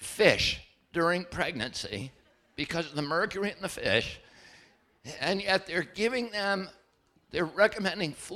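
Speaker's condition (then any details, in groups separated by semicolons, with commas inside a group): Spasmodic dystonia; voice trembles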